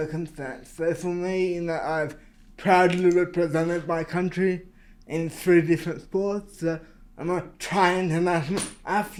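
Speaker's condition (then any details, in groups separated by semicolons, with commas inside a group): Cerebral palsy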